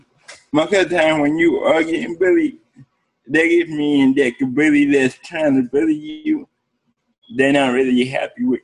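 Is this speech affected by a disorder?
Yes: cerebral palsy; therapists involved in upbringing.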